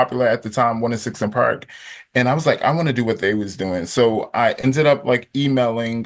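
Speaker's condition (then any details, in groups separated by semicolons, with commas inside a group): No condition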